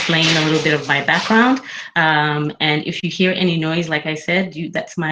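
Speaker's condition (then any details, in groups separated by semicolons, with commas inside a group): No condition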